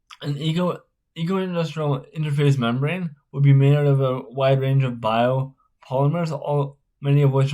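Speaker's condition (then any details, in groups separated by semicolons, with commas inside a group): Spastic cerebral palsy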